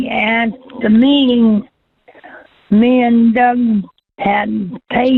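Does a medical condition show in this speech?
Yes: cerebral palsy.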